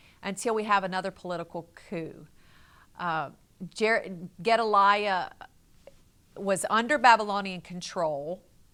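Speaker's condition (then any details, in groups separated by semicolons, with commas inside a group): No condition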